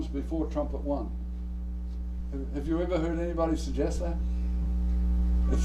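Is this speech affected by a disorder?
No.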